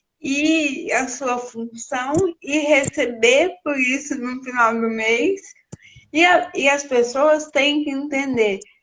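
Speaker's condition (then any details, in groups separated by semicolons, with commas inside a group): Cerebral palsy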